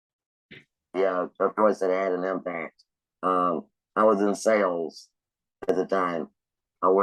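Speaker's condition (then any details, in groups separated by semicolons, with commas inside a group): Laryngectomy; pneumatic speech device, working six months after surgery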